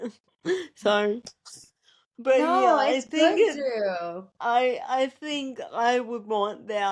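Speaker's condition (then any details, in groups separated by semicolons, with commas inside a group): Cerebral palsy; present from birth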